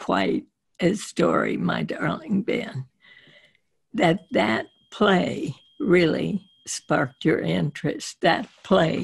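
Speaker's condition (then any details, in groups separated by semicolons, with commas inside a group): Spasmodic dysphonia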